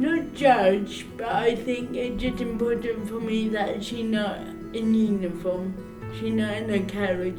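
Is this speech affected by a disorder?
Yes: cerebral palsy; arm tremors.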